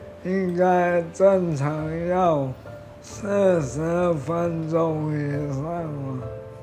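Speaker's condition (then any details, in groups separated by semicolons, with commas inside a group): Motor neuron disease; affects speech and movement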